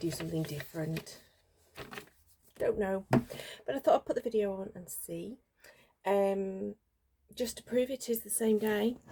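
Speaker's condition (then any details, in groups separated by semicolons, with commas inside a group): No condition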